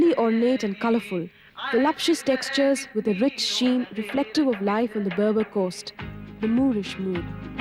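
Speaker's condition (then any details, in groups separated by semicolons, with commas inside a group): No condition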